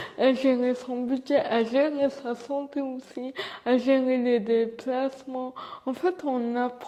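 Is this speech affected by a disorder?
Yes: cerebral palsy; from birth, uses wheelchair.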